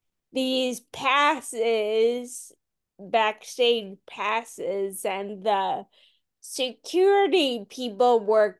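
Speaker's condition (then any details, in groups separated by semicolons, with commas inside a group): Friedreich's ataxia; voice worsened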